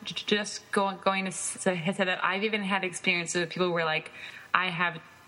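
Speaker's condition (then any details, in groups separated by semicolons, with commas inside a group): Stuttering; therapy over past 3 years: fluency shaping, stuttering modification, voluntary stuttering, subway talks with strangers; stutters at times; repeated sounds, prolonged sounds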